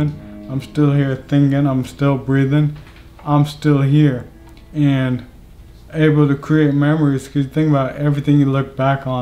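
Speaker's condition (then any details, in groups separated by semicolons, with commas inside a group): ALS; leg onset, speech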